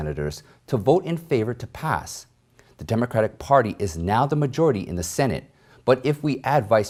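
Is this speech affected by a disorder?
No.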